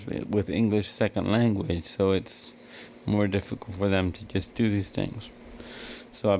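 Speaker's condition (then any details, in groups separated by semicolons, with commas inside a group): Cerebral palsy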